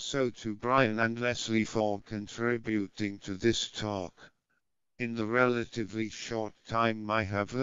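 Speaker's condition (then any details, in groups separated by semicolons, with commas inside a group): Bulbar onset motor neurone disease, speech-generating device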